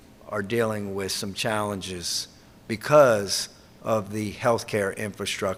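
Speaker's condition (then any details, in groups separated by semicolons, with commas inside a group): No condition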